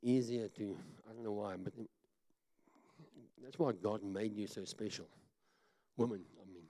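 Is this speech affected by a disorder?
Yes: cleft palate; talks funny, self-described.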